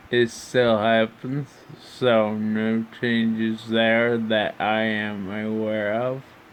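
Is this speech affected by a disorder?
Yes: brain injury (brain shearing); tracheostomy.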